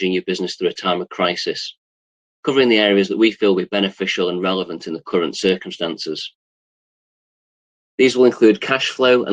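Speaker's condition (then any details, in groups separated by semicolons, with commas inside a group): No condition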